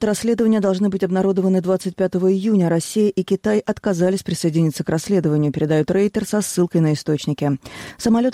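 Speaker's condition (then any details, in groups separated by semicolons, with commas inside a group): No condition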